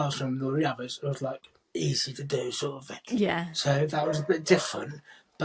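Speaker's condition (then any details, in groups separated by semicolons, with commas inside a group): Cerebral palsy; with profound hearing loss; speaks quite clearly, had childhood speech therapy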